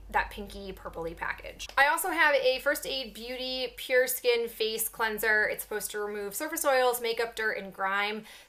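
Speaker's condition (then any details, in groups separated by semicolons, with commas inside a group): No condition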